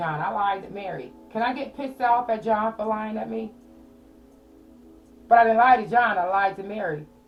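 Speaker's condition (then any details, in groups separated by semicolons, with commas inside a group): No condition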